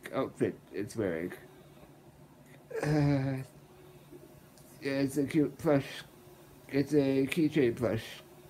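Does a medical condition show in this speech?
Yes: muscular dystrophy, Duchenne.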